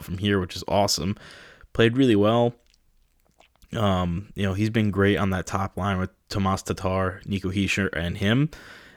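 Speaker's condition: No condition

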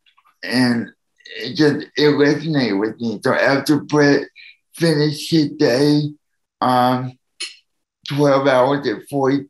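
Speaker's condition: Cerebral palsy; needs help from others

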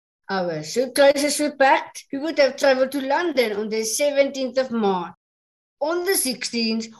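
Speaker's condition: Down syndrome; age 40

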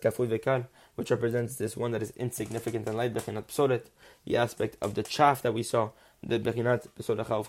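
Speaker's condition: No condition

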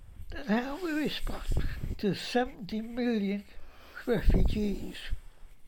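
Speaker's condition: Motor neurone disease; declining health and disability, housebound; terminal illness

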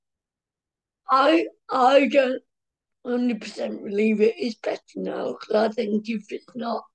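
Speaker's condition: Cerebral palsy, mild

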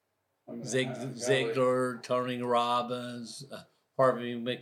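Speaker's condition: Aphasia after stroke; self-described primary progressive aphasia

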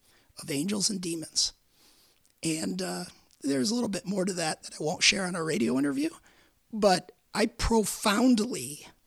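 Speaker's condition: Repeated vocal cord surgery; 19 vocal cord surgeries, 25 surgeries total, Hodgkin's lymphoma diagnosed at age 36, cancer three times

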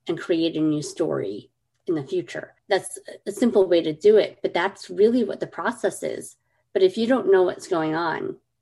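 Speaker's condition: Cleft lip and palate; congenital

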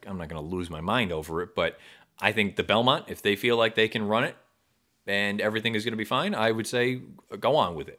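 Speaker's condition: No condition

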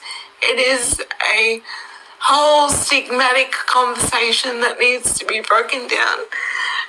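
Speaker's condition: Cerebral palsy; present since childhood

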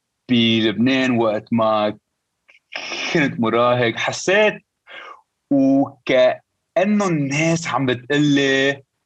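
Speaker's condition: Stuttering; lifelong stutter; still stutters; debilitating stutter, avoided speaking almost entirely for over 25 years; prolonged sounds, blocks

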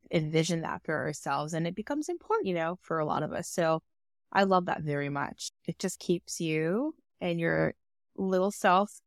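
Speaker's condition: No condition

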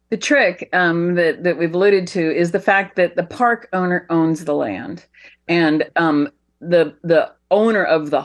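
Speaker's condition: No condition

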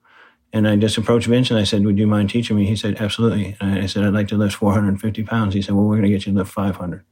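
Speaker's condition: Parkinson's disease; right-side weakness at onset

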